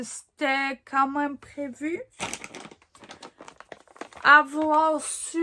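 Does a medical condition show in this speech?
Yes: ataxia; degenerative.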